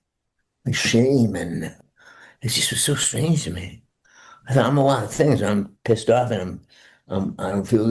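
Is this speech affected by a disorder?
Yes: Parkinson's disease; many medications, tired.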